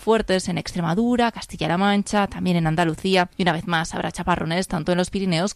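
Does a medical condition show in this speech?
No.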